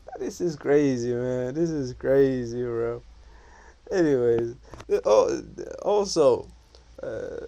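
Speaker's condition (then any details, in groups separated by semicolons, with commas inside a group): No condition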